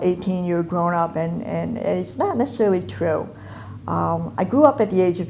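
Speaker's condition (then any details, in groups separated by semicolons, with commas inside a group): Cleft palate and cleft lip; congenital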